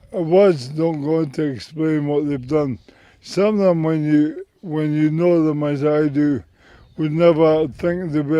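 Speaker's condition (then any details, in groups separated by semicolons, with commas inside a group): MND; about 4.5 years since diagnosis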